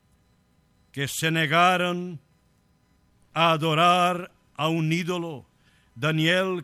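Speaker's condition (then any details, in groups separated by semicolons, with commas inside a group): No condition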